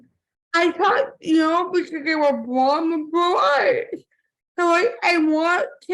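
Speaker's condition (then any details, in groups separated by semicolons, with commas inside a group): Cerebral palsy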